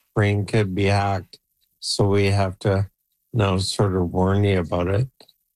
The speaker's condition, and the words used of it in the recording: ALS (motor neuron disease). Because as you can tell, my voice is going to.